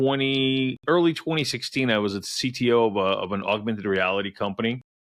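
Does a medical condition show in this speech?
No.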